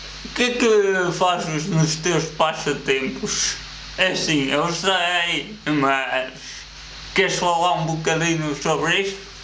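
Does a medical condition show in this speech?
Yes: cerebral palsy.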